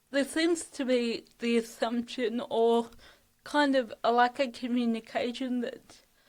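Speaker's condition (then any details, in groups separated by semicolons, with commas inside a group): Cerebral palsy (athetoid); fatigue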